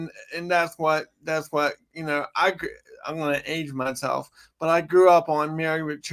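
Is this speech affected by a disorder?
Yes: cerebral palsy; from birth.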